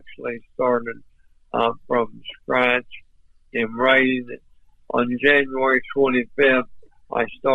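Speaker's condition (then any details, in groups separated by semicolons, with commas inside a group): ALS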